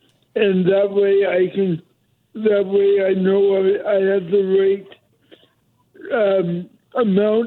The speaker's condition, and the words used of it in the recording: Cerebral palsy. So anybody that is tense has a heightened voice, and with my speech impediment, my voice is even more heightened.